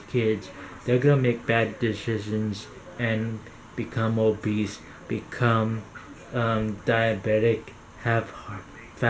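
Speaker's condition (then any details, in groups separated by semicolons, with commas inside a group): Cerebral palsy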